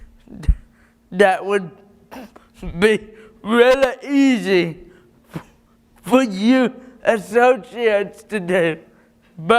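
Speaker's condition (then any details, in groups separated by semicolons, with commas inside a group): Cerebral palsy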